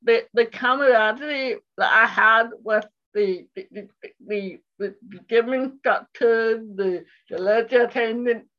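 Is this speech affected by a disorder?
Yes: cerebral palsy; speech impairment.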